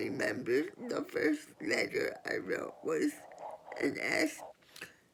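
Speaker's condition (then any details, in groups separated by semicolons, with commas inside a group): Cerebral palsy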